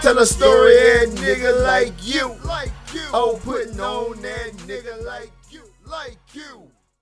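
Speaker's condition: No condition

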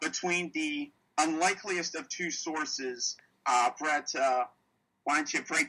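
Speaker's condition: No condition

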